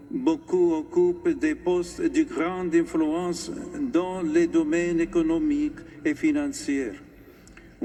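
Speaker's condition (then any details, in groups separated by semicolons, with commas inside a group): No condition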